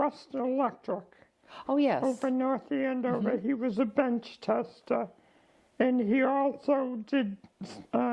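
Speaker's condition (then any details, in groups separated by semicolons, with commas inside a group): ALS; diagnosed about 15 months ago, declining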